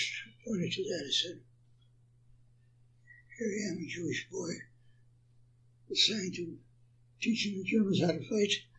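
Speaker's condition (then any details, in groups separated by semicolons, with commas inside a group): Parkinson's; attributed to Agent Orange exposure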